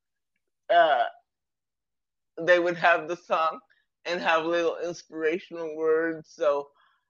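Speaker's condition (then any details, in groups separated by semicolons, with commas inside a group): Cerebral palsy; present from birth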